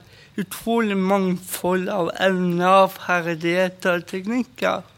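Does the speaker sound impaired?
Yes: cerebral palsy; uses a walking stick.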